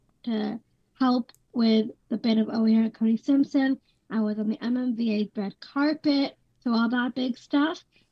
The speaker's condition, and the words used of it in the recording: Down syndrome. So if people don't know me, I'm a big talker.